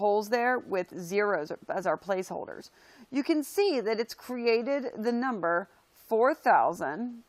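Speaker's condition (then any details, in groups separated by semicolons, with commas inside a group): No condition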